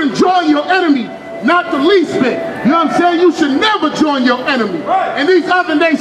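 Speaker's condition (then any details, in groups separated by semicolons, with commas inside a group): No condition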